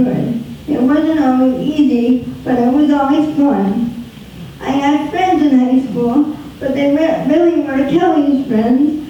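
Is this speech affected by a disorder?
Yes: spastic quadriplegic cerebral palsy.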